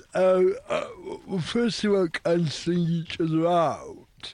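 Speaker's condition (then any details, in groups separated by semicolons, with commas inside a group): Cerebral palsy; wheelchair user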